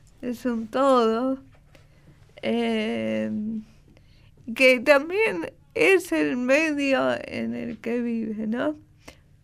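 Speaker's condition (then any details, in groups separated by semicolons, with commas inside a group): Cerebral palsy; from birth, two respiratory arrests at birth, second at 12 hours, oxygen deprivation, brain injury affecting motor function; manner of speaking and moving affected, prompting others' prejudice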